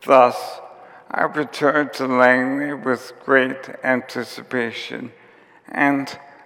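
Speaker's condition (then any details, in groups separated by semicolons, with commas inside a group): ALS; onset with tiredness and clumsiness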